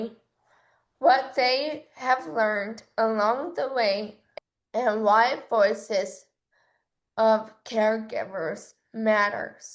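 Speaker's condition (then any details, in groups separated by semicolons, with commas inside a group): Cerebral palsy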